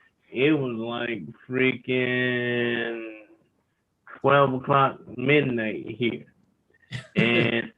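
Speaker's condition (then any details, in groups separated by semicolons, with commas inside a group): Cerebral palsy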